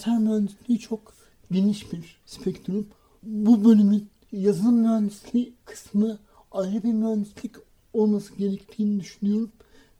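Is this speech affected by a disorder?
Yes: cerebral palsy; from birth, no speech or walking until age 6, misdiagnosed intellectual disability at age 5; hand tremor, unable to write by hand; school speech difficulty, reading not fluent, practised reading aloud before mirror.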